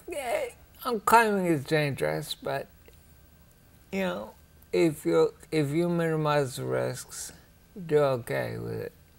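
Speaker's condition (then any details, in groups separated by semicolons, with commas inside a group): Ataxia; rare, progressive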